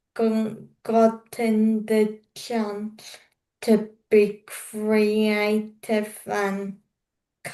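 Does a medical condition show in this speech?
Yes: cerebral palsy; slower speaking pace.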